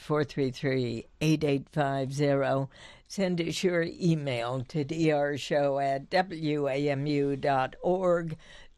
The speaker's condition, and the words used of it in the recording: Spasmodic dysphonia. So part of the problem with those who have Parkinson's is exactly my problem, initiation.